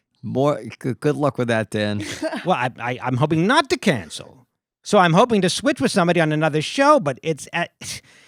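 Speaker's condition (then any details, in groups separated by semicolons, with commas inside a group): No condition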